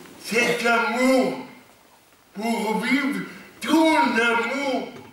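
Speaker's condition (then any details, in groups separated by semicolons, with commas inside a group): Cerebral palsy; lifelong, non-progressive; stable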